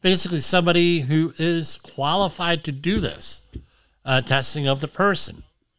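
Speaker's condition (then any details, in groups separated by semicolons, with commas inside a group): Cleft lip and palate; formerly unintelligible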